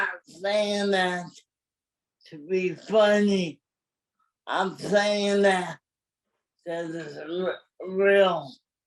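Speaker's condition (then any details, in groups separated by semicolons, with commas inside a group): Cerebral palsy; from birth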